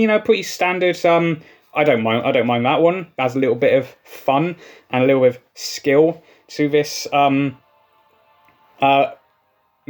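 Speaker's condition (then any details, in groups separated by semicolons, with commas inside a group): No condition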